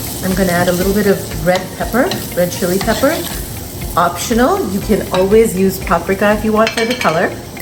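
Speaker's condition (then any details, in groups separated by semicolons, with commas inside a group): No condition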